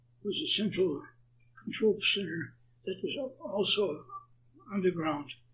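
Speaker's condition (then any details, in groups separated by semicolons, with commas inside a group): Parkinson's; attributed to Agent Orange exposure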